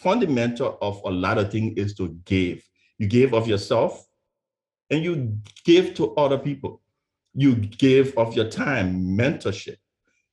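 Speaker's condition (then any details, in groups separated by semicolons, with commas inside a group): Stuttering; stutter first noticed by mother at age 8, lifelong, once tried to skip graduation speech; professional speaker, Toastmasters district 6 finalist, overcame insecurities around stutter; West African accent, originally from Liberia; prolonged sounds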